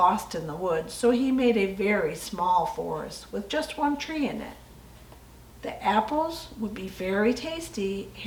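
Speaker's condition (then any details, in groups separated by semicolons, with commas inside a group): No condition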